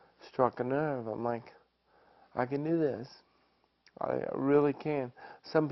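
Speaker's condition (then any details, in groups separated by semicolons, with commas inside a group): ALS; after diagnosis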